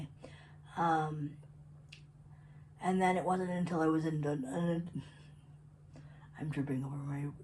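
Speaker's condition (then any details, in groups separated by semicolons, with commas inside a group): Cerebral palsy; predominantly physical; adult, uses wheelchair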